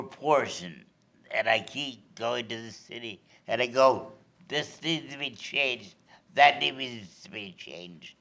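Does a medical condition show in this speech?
Yes: cerebral palsy.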